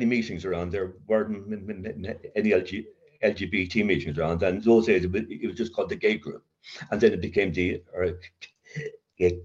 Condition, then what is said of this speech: Stuttering. So my I stutter now in my mind. And not so much in my, language.